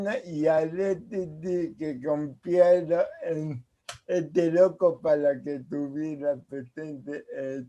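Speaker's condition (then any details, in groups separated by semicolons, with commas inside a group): Cerebral palsy; speaks as if with potato in mouth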